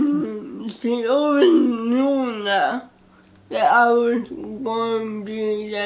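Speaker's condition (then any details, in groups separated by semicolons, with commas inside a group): Cerebral palsy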